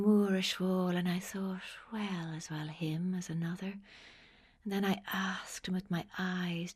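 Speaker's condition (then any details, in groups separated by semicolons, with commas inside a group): No condition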